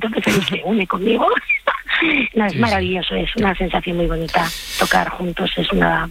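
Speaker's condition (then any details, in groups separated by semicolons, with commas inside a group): Vocal fold nodules; two nodules on vocal cords, singing forbidden, still performing, constant voice use singing and training; voice broken after five gigs Friday to Sunday, propolis-licorice natural remedy, lozenges to soothe; broken hoarse voice, apologizes for voice, projects differently, imitates Bonnie Tyler, Joaquín Sabina when hoarse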